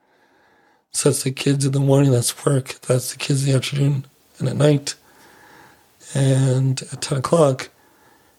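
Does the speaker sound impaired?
Yes: ALS; familial ALS, feeding tube surgery, lost use of one hand, aspiration pneumonia ER visit; 3 years since diagnosis, slow progression on tofersen in trial, reflux treated with domperidone; voice slightly altered, facial and jaw changes, no slurring, stuck secretions impair voice and swallowing, worse in dry Calgary, better when humid.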